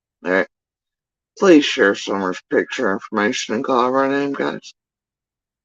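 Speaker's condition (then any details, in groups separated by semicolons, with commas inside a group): Facial paralysis after surgery; tongue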